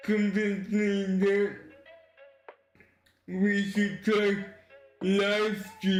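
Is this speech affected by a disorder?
Yes: cerebral palsy.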